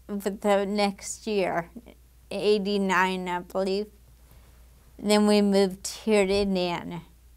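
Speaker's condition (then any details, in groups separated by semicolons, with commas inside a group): Damaged diaphragm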